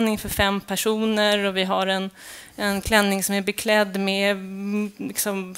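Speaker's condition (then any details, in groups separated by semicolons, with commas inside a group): No condition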